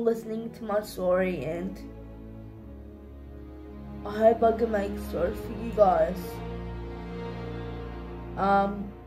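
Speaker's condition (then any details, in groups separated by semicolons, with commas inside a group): Cerebral palsy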